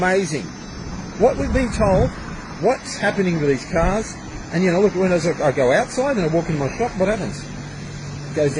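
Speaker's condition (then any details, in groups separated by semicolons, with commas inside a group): No condition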